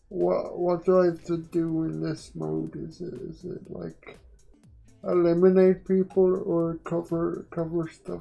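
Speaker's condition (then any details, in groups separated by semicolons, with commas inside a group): Quadriplegic cerebral palsy; uses one hand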